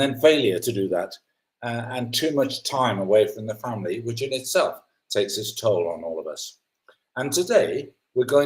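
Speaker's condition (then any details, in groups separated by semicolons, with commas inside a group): No condition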